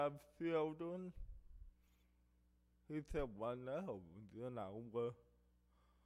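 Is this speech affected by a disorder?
Yes: cerebral palsy; affects hearing and speech.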